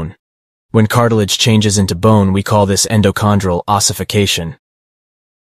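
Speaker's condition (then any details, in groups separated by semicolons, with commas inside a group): No condition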